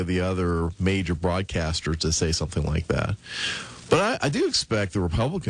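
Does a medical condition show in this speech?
No.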